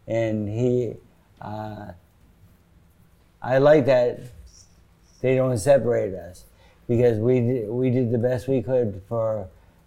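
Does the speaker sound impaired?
Yes: Parkinson's disease; sometimes.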